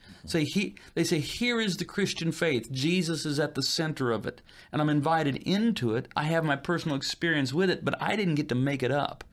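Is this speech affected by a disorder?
No.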